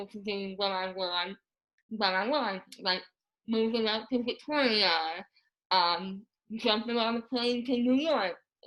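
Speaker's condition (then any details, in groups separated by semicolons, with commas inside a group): Moebius syndrome; paralyzed tongue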